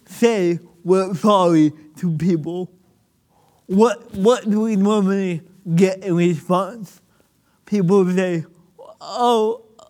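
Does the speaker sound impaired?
Yes: cerebral palsy; motor deficits.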